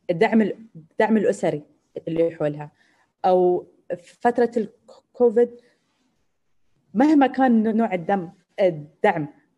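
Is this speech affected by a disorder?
Yes: stuttering; stutter since childhood; here repeated words, prolonged sounds.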